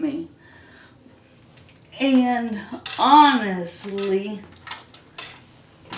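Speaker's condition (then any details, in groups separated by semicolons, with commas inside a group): ALS; hand onset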